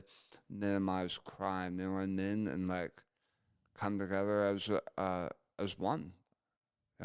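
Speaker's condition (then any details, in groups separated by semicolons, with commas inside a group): Gunshot injury to chin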